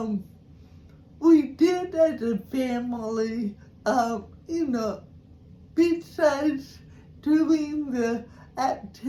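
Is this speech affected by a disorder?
Yes: cerebral palsy.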